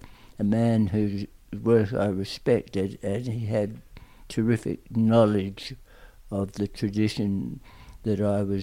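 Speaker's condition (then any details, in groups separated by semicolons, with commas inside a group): Tongue cancer; aggressive tongue cancer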